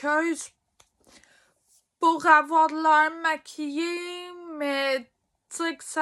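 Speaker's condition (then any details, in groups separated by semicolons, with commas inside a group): Ataxia; degenerative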